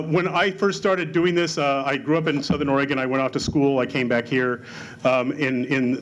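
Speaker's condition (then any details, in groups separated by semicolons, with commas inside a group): No condition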